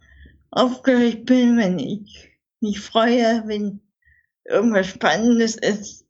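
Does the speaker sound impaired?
Yes: infantile cerebral palsy; from birth, not premature, spastic, worsening with growth, involuntary twitches, no handwriting, tracheotomy during double pneumonia; childhood speech therapy at Dresden University Clinic.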